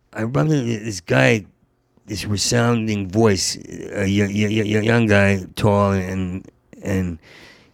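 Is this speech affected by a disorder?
Yes: stuttering; long-standing stutter since college years, always stuttered in job interviews; part-word and whole-word repetitions, fluent when telling stories, doing characters or imitating people; here repeated sounds, repeated words.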